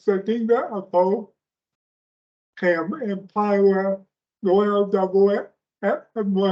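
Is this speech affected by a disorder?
Yes: speech impairment.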